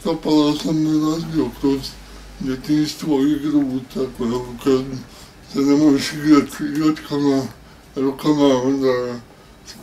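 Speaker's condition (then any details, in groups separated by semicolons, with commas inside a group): Cerebral palsy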